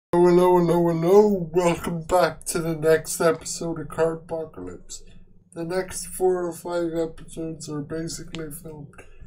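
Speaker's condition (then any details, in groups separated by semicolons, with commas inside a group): Quadriplegic cerebral palsy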